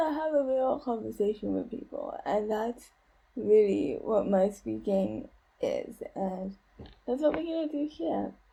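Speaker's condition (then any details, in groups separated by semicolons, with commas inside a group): Cerebral palsy; motorized wheelchair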